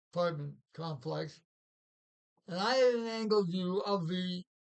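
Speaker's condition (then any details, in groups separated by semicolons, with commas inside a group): Parkinson's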